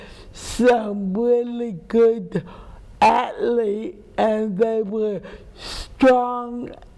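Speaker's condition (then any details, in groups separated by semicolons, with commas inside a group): Cerebral palsy; speech impairment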